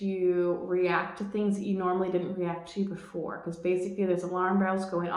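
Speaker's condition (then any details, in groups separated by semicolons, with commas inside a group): No condition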